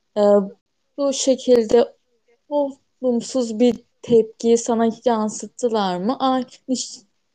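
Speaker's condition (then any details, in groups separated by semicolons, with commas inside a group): Stuttering; partly desensitized to it; stutters normally, much more at work and when anxious, very little when alone and relaxed; blocks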